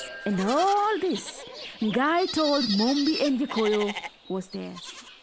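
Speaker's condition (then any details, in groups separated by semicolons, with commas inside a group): No condition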